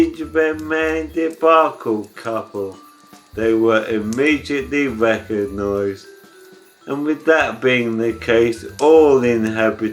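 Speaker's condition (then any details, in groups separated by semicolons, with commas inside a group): ALS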